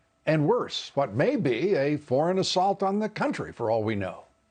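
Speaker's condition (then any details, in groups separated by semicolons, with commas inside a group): No condition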